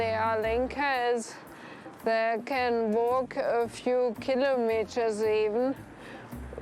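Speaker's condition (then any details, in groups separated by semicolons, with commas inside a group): Severe traumatic brain injury; severe, right-sided ataxia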